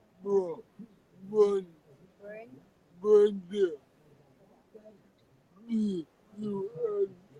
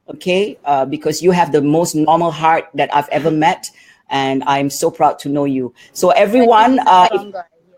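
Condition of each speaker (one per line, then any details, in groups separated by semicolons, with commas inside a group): Severe cerebral palsy; severe, types with toes, past surgery; more pain since surgery, fatigue; speech hard to understand, wife interprets
No condition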